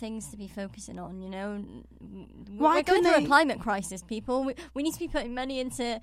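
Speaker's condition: Cleft palate; congenital cleft palate, bottle fed as infant, could not breastfeed or eat

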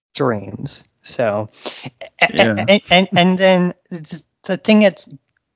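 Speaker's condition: Stuttering; stutters on a daily basis; stutters audibly during interview, stutters left in recording; repeated sounds, repeated words, blocks

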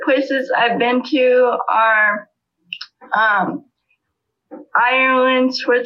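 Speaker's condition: Spastic cerebral palsy; walker since age 3

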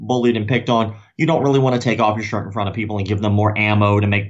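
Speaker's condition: Cleft lip and palate; congenital, repeated corrective surgeries from birth until age 16

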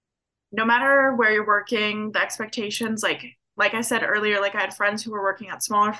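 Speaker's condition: No condition

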